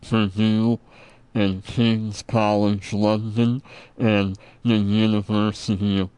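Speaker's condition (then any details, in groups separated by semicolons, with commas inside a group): Treacher Collins syndrome; congenital genetic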